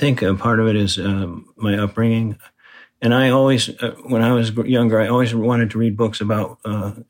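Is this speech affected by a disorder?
Yes: Parkinson's disease; right-side weakness at onset, heavy weightlifting slows progression.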